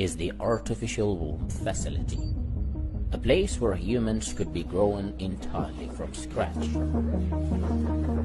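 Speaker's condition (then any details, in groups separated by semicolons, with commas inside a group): No condition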